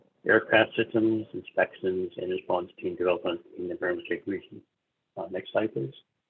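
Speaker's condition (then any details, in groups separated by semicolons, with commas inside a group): No condition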